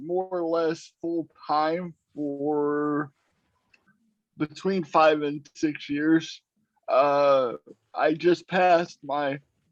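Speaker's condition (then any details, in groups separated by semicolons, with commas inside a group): Cerebral palsy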